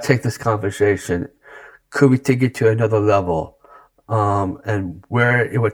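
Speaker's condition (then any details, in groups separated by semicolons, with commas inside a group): Down syndrome; experienced public speaker, speaking publicly called a talent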